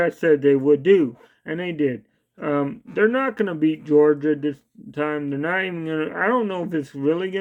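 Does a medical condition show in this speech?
Yes: cerebral palsy.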